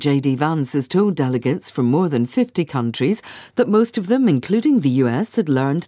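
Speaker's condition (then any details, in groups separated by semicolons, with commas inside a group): No condition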